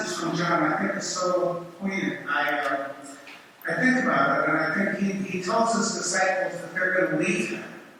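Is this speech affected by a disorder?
No.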